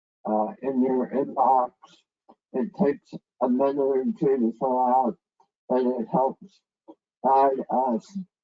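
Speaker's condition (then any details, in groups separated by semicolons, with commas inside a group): Head and neck cancer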